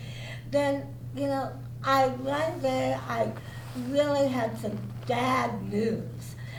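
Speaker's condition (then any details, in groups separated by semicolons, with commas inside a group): Cerebral palsy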